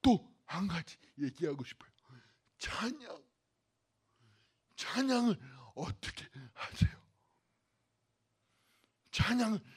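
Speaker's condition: Cerebral palsy; cervical spine c2 to c7 damaged

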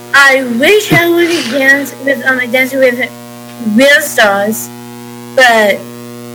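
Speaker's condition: Down syndrome

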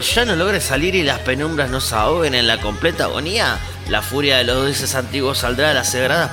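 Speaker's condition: No condition

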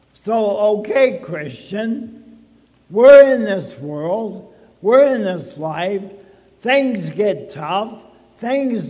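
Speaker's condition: ALS (Lou Gehrig's disease); speech may sound drunk to newcomers

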